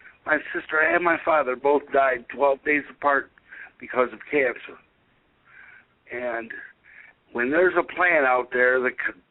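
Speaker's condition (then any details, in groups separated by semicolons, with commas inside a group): Cerebral palsy; able to speak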